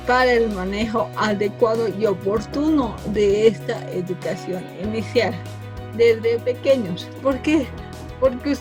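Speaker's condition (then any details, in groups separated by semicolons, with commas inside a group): Cerebral palsy from birth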